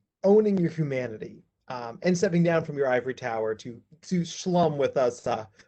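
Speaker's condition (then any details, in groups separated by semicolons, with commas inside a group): No condition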